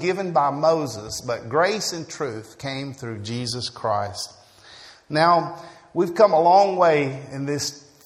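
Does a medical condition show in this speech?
No.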